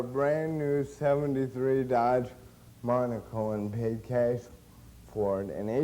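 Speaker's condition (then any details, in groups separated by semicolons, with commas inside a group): Cerebral palsy; since birth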